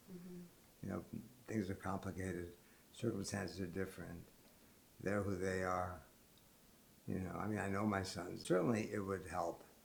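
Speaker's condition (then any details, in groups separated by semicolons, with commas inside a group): ALS; about a year since diagnosis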